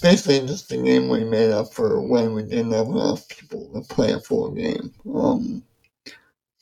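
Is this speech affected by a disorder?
Yes: ALS; ALS diagnosed at age 27, gradual changes before diagnosis, nervous system disease weakening muscles; 10 years since diagnosis, in second decade, slowly and gradually worn down; speech affected, mouth function impaired, affects reading aloud.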